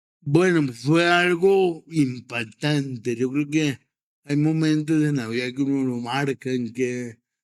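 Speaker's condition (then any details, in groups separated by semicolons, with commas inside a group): Cerebral palsy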